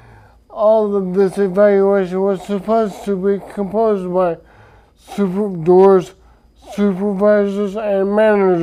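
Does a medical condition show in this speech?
Yes: traumatic brain injury; speech affected.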